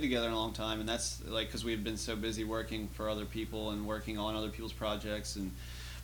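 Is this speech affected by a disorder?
No.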